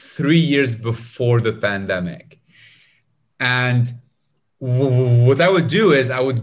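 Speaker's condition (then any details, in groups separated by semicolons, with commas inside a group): Stutter; lifelong stutter, breathing technique from speech course also done by Gareth Gates, joined Toastmasters; still stutters in six languages, controls stutter with breathing technique; debilitating stutter, avoided speaking about 25 years, stutter evident when speaking, pauses resemble internet lag; blocks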